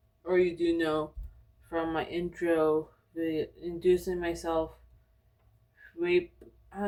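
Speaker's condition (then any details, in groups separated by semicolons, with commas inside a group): Cerebral palsy; brain damage, epilepsy, seizures since age one; diagnosed at age three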